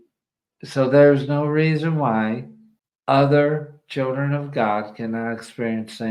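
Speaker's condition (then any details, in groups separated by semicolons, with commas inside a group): ALS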